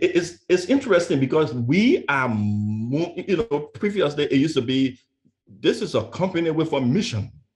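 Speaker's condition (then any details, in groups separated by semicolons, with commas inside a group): Stuttering; stutter first noticed by mother at age 8, lifelong, once tried to skip graduation speech; professional speaker, Toastmasters district 6 finalist, overcame insecurities around stutter; West African accent, originally from Liberia; repeated sounds, prolonged sounds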